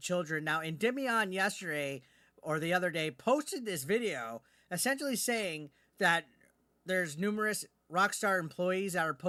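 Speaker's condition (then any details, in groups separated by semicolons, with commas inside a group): No condition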